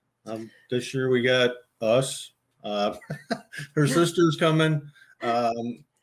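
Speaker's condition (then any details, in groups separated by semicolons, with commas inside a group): No condition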